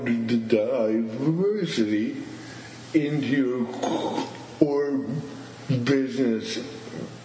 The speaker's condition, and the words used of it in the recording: Cerebral palsy. It really is. I've had moments of disfluency with that has taken a long time.